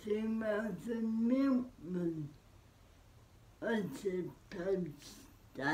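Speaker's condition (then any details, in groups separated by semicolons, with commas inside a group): Cerebral palsy; spastic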